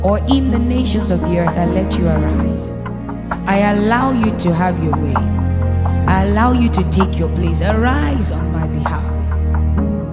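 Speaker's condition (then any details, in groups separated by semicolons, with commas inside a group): No condition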